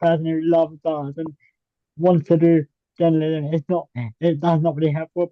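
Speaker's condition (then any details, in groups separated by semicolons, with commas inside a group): Cerebral palsy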